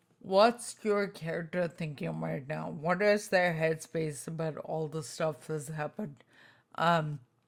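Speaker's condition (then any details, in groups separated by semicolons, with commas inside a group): Spinocerebellar ataxia type 2, SCA2; tongue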